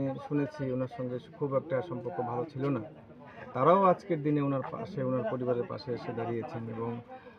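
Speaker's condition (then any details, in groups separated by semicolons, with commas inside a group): No condition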